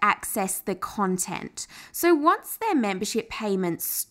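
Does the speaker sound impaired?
No.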